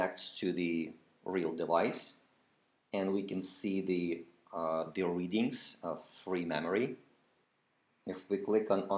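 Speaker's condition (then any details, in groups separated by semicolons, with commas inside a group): No condition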